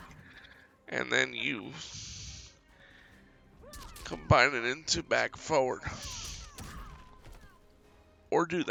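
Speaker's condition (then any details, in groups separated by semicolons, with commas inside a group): Cerebral palsy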